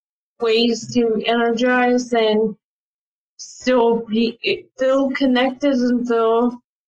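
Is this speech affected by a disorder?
Yes: ALS; attends ALS clinic.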